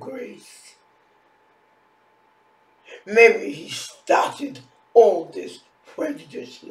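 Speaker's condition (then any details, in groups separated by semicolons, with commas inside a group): Facial palsy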